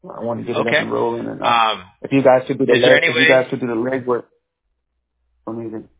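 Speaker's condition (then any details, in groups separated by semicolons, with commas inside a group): No condition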